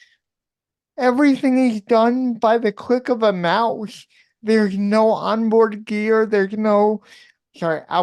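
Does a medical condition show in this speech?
Yes: cerebral palsy.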